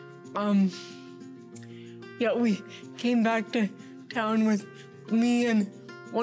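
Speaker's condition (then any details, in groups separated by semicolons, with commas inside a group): Cerebral palsy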